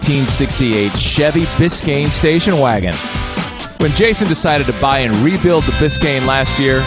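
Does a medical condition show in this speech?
No.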